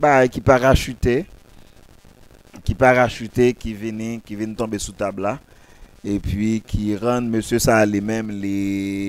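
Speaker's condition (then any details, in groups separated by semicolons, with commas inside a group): No condition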